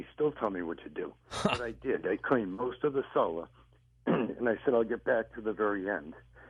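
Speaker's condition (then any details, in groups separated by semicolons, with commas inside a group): No condition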